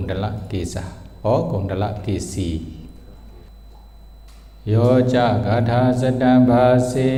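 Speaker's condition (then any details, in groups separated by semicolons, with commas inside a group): No condition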